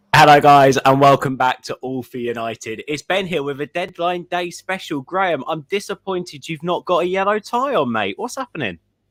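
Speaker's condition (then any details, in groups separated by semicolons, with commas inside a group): No condition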